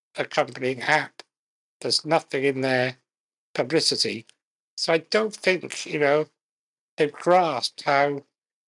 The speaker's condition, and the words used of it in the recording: Muscular dystrophy. So I can control devices with my voice.